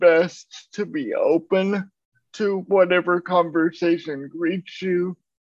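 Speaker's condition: Cerebral palsy; uses a wheelchair

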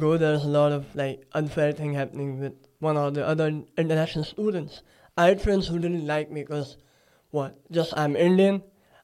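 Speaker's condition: Cleft palate; talks from nasal cavity

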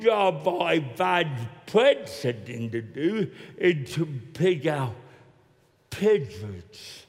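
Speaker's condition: Cerebral palsy; speech impediment, hard for many to understand

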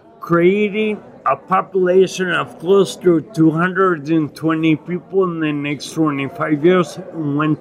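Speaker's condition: Acquired ataxia with dysarthria, acquired; Lance-Adams syndrome; not progressive, myoclonus, impaired balance and hand coordination, no cure or medication offered

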